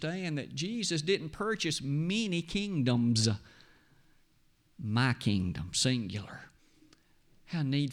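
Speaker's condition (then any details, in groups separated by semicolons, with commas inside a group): No condition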